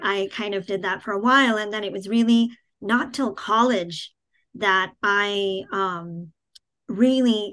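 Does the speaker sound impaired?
Yes: cleft palate, cleft palate without cleft lip.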